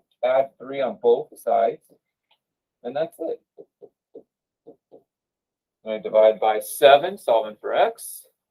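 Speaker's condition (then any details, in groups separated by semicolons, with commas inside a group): No condition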